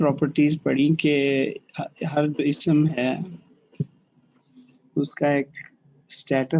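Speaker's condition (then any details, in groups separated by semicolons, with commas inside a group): No condition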